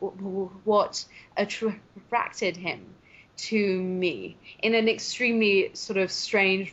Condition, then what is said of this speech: Stuttering. I met this guy, and he asked me my name, and I said my name, and as I always do, I stuttered, telling him my name, and he began to laugh at me.